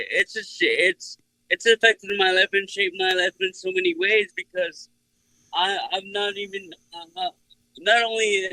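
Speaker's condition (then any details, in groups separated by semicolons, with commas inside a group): Cerebral palsy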